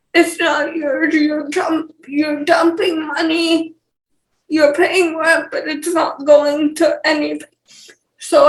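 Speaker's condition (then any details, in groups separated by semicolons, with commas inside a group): Cerebral palsy; wheelchair user; speech issues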